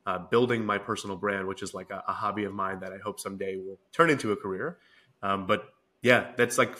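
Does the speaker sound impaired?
No.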